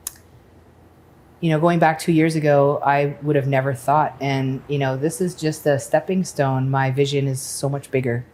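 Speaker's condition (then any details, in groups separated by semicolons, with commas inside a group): No condition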